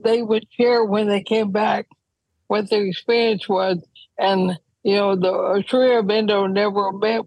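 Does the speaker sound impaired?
Yes: ALS; wheelchair use when traveling.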